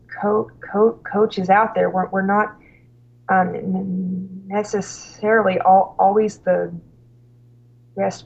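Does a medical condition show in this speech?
Yes: stuttering; severe stuttering at college start, fluency temporarily improved by drinking alcohol, works as school slp; stutters openly, cannot hide it, discloses stuttering to parents, feels in control; noticeable stuttering that cannot be hidden, more fluent when drinking then; here repeated sounds, prolonged sounds.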